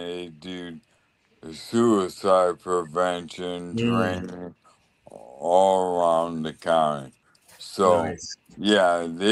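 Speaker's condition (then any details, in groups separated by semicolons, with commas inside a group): ALS; one leg affected, leg brace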